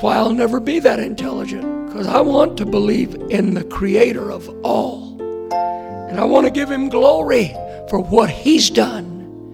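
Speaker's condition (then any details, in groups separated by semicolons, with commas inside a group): Hoarseness after vocal cord surgery; hard to hear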